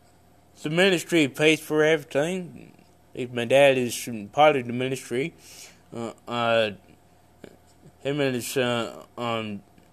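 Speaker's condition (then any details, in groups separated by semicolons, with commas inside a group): Cerebral palsy; congenital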